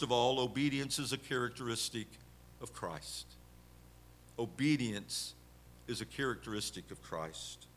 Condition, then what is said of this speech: No condition.